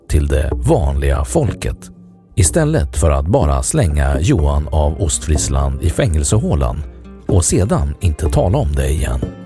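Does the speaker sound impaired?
No.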